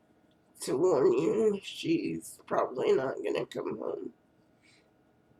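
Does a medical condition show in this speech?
Yes: cerebral palsy.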